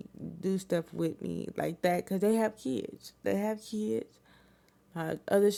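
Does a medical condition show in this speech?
Yes: cerebral palsy; wheelchair user.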